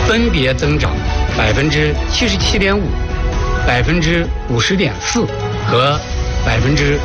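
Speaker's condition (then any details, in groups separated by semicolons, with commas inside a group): No condition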